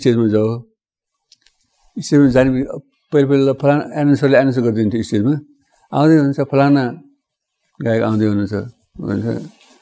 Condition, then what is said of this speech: Parkinson's disease. अब बोल्दाखेरि लडबड हुन्छ मैले बोलिरहेको त्यति स्वादिलो लागेको छैन मलाई